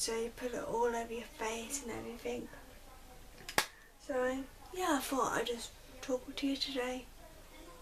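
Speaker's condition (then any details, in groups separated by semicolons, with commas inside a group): Cerebral palsy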